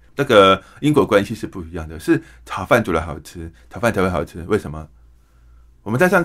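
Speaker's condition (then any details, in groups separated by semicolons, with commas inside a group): Hearing impairment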